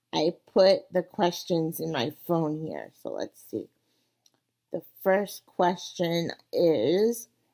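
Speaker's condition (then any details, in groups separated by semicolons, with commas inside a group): Cerebral palsy; wheelchair user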